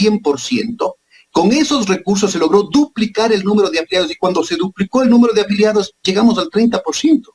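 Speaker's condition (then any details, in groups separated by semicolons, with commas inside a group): No condition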